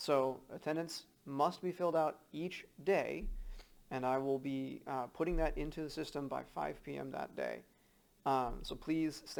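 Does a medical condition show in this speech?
No.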